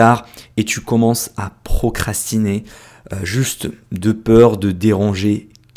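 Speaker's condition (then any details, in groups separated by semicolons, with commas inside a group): No condition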